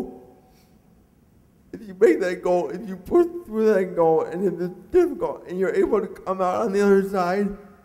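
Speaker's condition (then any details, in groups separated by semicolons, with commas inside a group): Cerebral palsy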